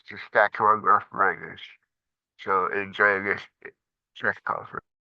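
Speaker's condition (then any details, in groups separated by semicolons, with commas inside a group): Cerebral palsy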